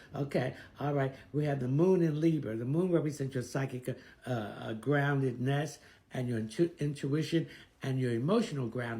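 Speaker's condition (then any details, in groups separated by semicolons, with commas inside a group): No condition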